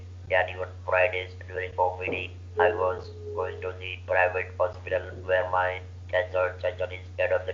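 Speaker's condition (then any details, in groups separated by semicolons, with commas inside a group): Laryngeal cancer surgery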